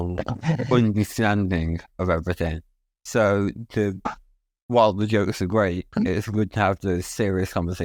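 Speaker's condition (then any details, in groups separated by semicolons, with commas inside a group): Spinal muscular atrophy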